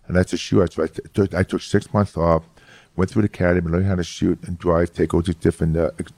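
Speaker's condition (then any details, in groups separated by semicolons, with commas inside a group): Hearing loss; severe childhood speech impediment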